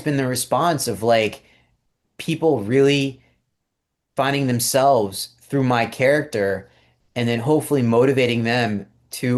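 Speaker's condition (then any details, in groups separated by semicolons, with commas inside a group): No condition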